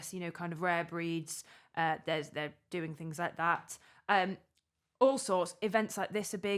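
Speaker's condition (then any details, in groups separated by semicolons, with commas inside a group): No condition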